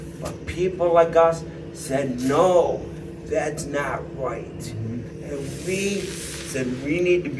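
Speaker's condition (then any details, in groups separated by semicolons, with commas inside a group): Cerebral palsy; needs substantial care assistance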